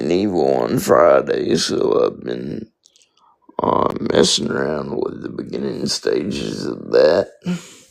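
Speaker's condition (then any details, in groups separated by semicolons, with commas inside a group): Spastic quadriplegic cerebral palsy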